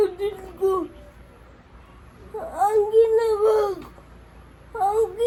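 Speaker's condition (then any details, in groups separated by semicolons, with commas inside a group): Cerebral palsy; affects hands, cannot write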